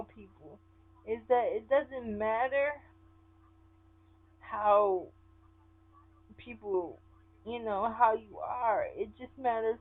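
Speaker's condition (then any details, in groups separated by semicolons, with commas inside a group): Cerebral palsy; sometimes affected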